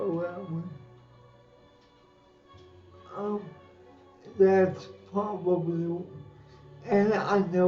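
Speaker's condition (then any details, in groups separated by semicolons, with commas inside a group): Cerebral palsy; lifelong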